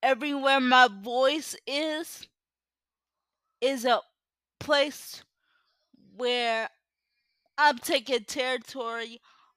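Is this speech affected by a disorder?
Yes: cerebral palsy.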